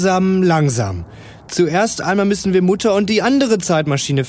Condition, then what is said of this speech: None; typical speech.